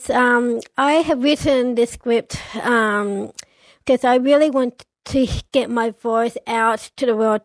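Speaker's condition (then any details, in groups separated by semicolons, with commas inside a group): Down syndrome; lifelong, since birth; age 39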